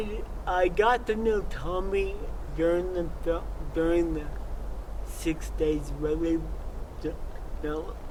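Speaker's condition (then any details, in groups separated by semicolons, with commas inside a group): Cerebral palsy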